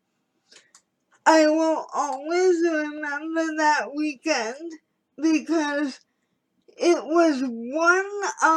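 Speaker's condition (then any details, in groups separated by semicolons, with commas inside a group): Cerebral palsy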